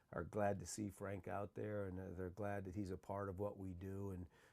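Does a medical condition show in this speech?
No.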